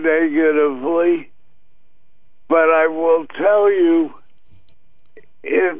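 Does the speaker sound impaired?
Yes: Parkinson's disease; brain stimulation surgery after tremors broke through CBD use, uses rollator for walking; tremors reduced about 95% after brain stimulation surgery, barely noticed; slight difficulty in speaking.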